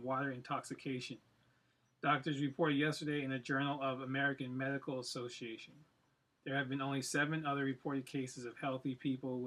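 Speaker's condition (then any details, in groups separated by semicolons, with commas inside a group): No condition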